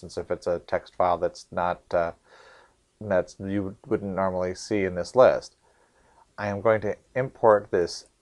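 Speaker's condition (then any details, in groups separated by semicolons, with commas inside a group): No condition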